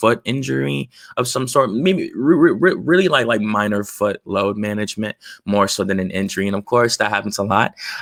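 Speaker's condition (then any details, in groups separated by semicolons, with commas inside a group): No condition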